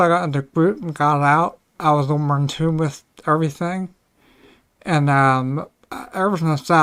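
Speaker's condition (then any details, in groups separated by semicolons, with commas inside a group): Ataxia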